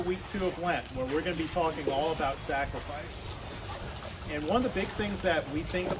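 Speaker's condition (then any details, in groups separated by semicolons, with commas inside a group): No condition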